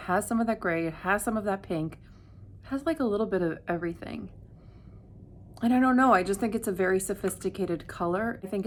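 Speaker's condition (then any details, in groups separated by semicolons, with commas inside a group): No condition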